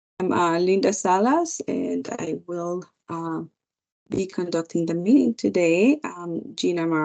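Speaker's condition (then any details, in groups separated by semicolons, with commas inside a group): No condition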